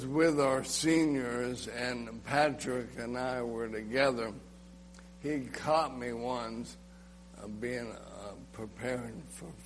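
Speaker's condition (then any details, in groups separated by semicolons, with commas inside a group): ALS; swallowing problems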